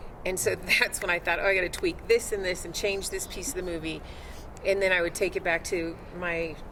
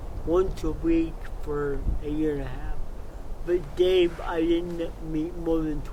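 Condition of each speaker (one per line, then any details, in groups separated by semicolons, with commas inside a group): No condition
Cerebral palsy; from birth, wheelchair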